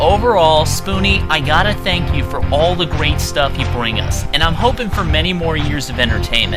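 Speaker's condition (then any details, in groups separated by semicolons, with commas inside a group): No condition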